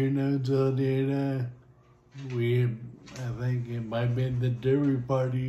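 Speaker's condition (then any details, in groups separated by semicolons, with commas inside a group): Friedreich's ataxia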